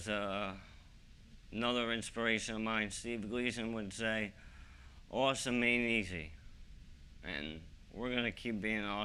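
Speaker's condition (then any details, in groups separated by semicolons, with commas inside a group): ALS; young-adult onset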